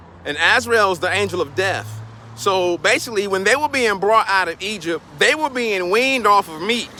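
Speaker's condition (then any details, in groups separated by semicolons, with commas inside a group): No condition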